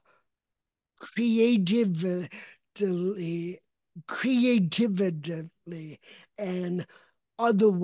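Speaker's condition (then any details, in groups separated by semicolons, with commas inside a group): Cerebral palsy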